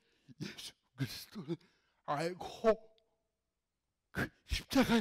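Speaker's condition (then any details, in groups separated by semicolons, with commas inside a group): Cerebral palsy; fairly severe in childhood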